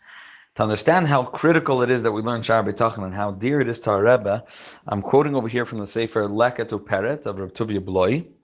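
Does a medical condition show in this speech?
No.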